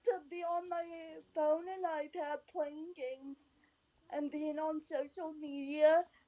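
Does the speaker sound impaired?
Yes: cerebral palsy; onset at 19 days old from encephalitis, high fever and first seizure, 23 years, scoliosis, scoliosis surgery; leg cramps from staying in one position and poor circulation, back pain resolved after surgery.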